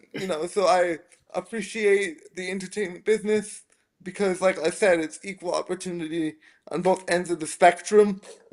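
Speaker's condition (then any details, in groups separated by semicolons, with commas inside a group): Spastic quadriplegic cerebral palsy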